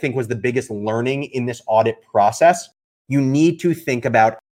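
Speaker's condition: No condition

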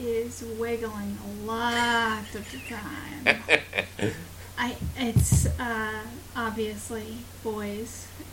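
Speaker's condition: Aphasia after stroke; member of Stroke Comeback Center in Vienna, Virginia; fragmented phrases, word-finding errors, word substitutions, incomplete sentences

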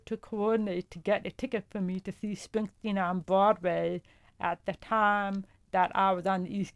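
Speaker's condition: Profound deafness; no vibration felt

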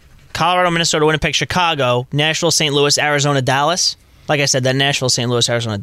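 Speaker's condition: No condition

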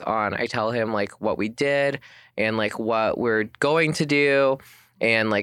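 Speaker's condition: No condition

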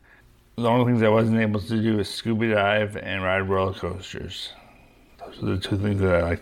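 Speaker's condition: Young onset Parkinson's disease; onset age 38, LRRK2 hereditary form, right hand weakness first, medication 5 years with wearing off, freezing

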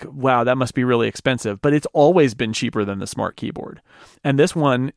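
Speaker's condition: No condition

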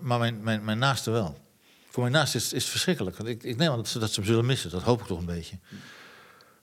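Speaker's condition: Parkinson's disease; already ill before diagnosis

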